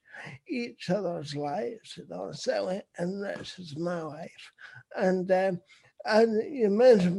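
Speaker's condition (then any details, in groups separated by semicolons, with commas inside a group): Cerebral palsy; visible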